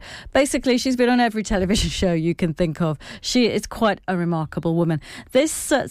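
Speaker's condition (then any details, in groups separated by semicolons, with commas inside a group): No condition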